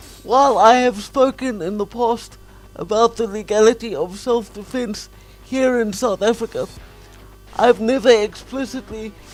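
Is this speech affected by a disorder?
Yes: quadriplegic cerebral palsy, severe.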